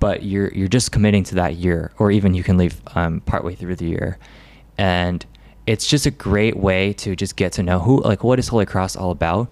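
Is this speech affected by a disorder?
No.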